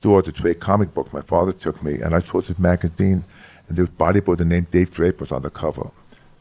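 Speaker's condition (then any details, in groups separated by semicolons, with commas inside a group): Hearing loss; severe childhood speech impediment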